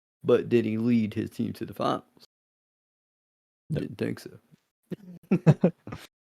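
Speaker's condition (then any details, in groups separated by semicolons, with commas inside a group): No condition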